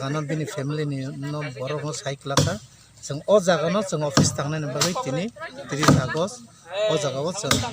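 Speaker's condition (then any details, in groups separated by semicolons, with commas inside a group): No condition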